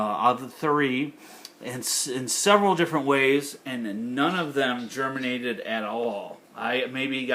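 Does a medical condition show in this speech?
No.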